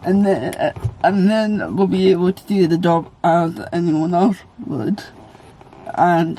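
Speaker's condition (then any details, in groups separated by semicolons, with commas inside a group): Cerebral palsy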